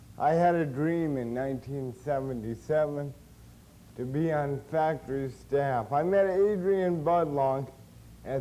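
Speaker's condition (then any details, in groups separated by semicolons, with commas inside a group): Cerebral palsy; since birth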